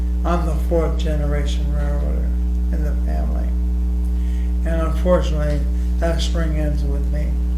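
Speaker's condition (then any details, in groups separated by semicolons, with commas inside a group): ALS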